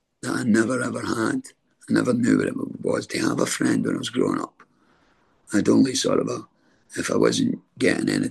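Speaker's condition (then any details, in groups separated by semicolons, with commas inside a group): Throat cancer treatment effects; stage 4 throat cancer 6.5 years into recovery, chemo, radiotherapy, tracheostomy, neck nerves repaired, remission 2.5 years; throat pain after chemo, managed with doctor's medication; voice changed by throat cancer and treatment, deep voice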